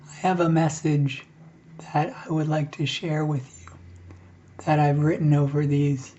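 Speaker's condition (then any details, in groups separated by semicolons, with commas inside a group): ALS; struggles to breathe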